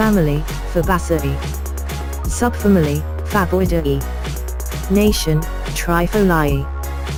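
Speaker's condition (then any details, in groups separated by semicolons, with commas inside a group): No condition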